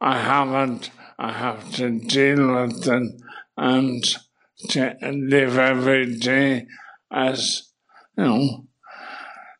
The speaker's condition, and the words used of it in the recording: ALS (motor neuron disease). My speech is the main problem,